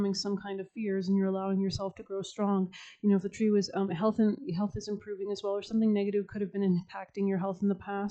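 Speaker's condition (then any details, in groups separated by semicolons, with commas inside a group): No condition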